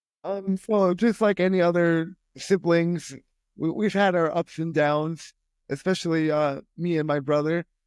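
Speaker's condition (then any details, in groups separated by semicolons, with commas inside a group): Spastic quadriplegic cerebral palsy; spastic quadriplegic, very tight limbs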